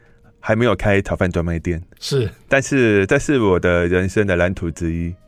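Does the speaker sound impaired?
Yes: hearing impairment.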